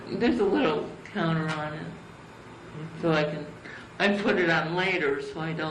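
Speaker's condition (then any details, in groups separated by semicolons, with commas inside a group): Cerebral palsy; from birth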